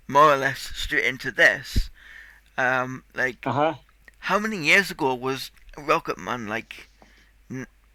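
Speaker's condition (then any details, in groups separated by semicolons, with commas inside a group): Cerebral palsy; tight muscles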